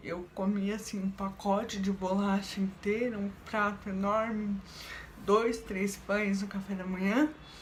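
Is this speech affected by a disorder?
Yes: cerebral palsy.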